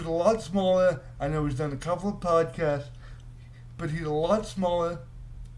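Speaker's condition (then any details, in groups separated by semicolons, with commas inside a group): Cerebral palsy; voice tone sometimes odd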